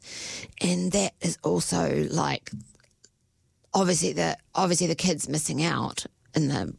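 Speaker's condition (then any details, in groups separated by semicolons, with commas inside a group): Spasmodic dysphonia; onset within months after everything settled down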